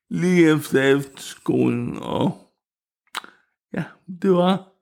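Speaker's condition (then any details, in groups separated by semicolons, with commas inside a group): Cerebral palsy; wheelchair user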